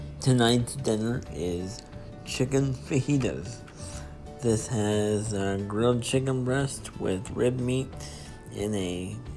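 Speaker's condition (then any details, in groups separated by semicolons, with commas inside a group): Spastic diplegia cerebral palsy; in therapy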